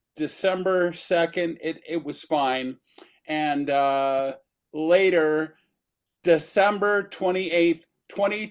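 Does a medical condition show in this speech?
Yes: aphasia; apraxia after stroke following rewiring surgery on one of two brain aneurysms, 6-week hospitalization; after full-time rehab at CNS, speech pathology with Salisa, custom voiceover class, expression much improved; earlier could not talk, trouble reading aloud, word-finding difficulty with apraxia.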